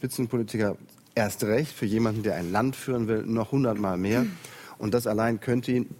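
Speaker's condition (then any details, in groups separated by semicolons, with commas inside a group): No condition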